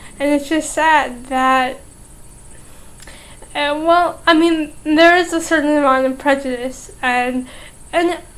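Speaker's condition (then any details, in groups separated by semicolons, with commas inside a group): Cerebral palsy, mild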